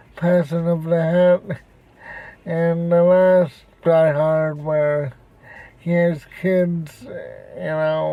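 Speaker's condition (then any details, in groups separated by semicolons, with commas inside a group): Cerebral palsy, severe; spastic type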